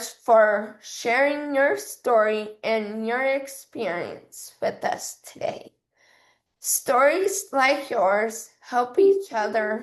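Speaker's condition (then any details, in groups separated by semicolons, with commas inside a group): Cerebral palsy; affects muscles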